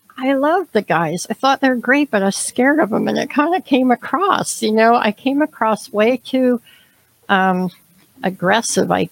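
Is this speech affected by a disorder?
Yes: cleft palate; congenital, extremely severe, no nose, no upper lip, trachea issues, experimental plastic surgery; unclear speech at school age, early extreme breathing difficulties, feeding problems.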